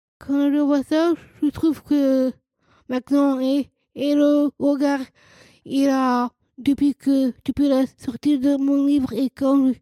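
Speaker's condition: Down syndrome, trisomy 21

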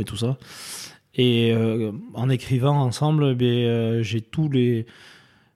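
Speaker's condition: No condition

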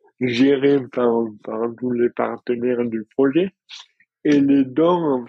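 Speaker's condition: Dystonia; heavier for past 5 years

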